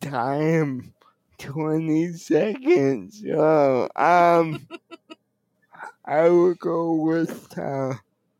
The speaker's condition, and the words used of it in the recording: Cerebral palsy. So I think they understanding me, and then I would get a comment back, well, we noticed that not everyone laughs.